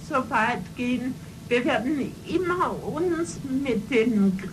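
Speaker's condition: Cerebral palsy, spastic and ataxic; disability possibly audible in speech

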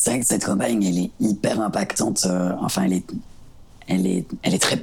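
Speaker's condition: Partial laryngectomy; normal voice for 22 years before surgery; speaks with new voice after partial laryngectomy; very hoarse voice after surgery, new voice replaced normal one

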